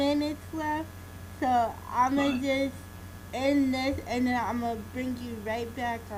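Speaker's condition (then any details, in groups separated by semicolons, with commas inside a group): Cerebral palsy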